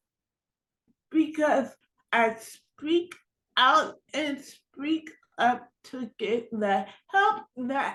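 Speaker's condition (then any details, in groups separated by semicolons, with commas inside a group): Cerebral palsy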